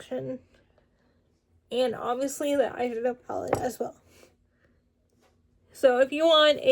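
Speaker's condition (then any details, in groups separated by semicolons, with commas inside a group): Cerebral palsy, spastic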